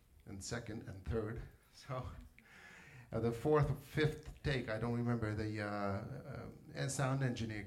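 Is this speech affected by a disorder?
No.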